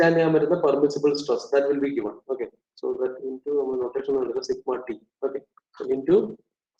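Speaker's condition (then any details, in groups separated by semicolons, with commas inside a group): No condition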